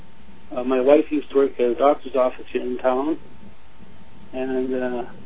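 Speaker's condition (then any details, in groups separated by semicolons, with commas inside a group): Parkinson's disease; diagnosed 15 years ago, slight right hand tremor progressing to stage 3 right, stage 2 left; after neural feedback therapy with Dr. Jacqueline Gisborne at Colorado clinic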